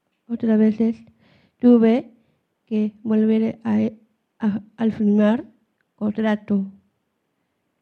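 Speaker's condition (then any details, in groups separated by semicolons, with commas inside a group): Down syndrome; support person Patricia Andrade of Peruvian Down syndrome society present on panel; speaks Spanish, English interpretation given after her lines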